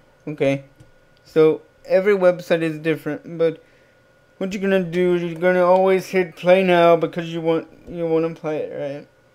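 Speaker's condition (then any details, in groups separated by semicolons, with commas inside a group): Cerebral palsy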